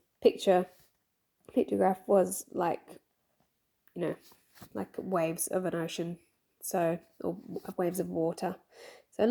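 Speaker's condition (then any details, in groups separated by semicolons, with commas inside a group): No condition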